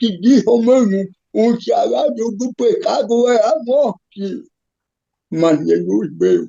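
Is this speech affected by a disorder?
Yes: cerebral palsy; physical disability.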